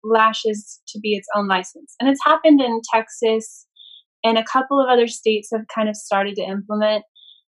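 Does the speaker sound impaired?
No.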